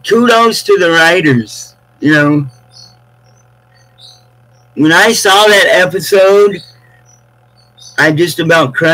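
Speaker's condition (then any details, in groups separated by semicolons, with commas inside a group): Cerebral palsy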